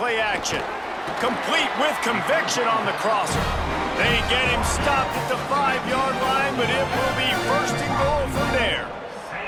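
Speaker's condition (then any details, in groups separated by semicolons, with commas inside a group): No condition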